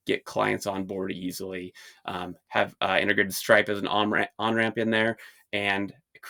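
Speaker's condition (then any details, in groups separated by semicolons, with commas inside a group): No condition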